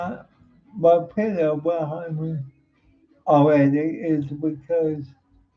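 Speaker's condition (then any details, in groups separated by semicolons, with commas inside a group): Cerebral palsy; uses wheelchair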